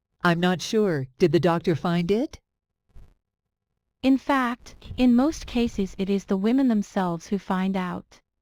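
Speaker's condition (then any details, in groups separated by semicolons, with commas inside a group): No condition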